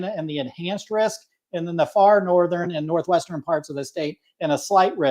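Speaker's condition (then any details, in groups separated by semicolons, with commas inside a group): No condition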